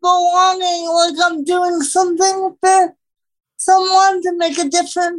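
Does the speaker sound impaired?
Yes: cerebral palsy; oxygen loss during emergency birth, Albany Medical Center, 2 pounds, diagnosed age 2, wheelchair from 4; some speech difficulty from oxygen loss.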